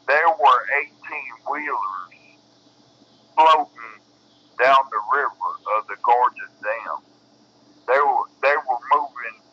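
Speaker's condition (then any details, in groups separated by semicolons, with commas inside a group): Cerebral palsy; bedbound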